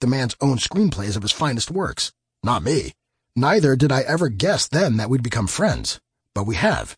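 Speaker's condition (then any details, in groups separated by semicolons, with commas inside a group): No condition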